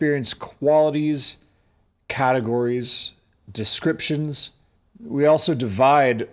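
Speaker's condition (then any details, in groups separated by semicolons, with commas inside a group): No condition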